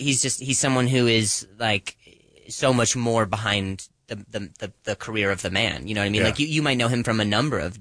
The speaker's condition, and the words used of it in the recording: Stuttering. He shrunk like 8 inches and he stutters.